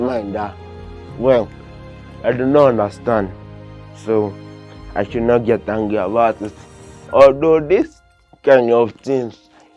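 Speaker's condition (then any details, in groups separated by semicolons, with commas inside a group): Cerebral palsy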